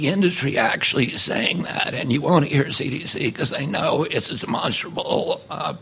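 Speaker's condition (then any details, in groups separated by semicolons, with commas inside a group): Spasmodic dysphonia; sudden onset age 42, titanium bridge between vocal cords in Japan, Dr. Andrew Blitzer recommended; voice rough and shaky, mistaken for crying, tight cords blocked air, formerly failed completely, worse before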